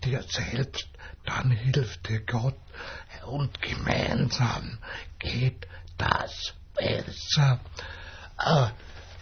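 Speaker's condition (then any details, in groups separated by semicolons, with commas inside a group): Dystonia with speech disorder; could not write as a child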